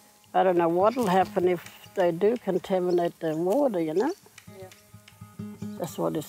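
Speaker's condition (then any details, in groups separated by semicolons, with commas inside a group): No condition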